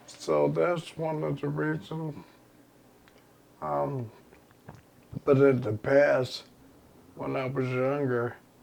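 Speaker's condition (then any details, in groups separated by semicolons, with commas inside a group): ALS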